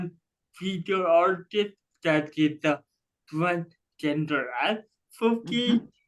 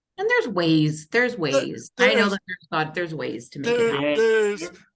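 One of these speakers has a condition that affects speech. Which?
The first: cerebral palsy.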